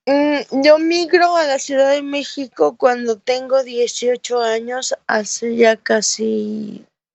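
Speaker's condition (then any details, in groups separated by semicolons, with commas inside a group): Cerebral palsy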